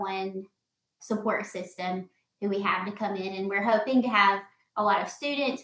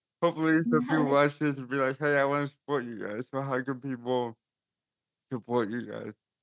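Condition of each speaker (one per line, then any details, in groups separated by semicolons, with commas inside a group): No condition
Cerebral palsy; since birth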